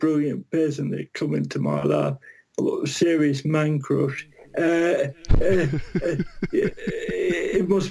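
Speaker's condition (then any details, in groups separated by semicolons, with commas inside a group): Cerebral palsy; physically getting gradually worse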